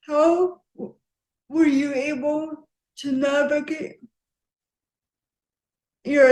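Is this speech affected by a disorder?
Yes: quadriplegic cerebral palsy.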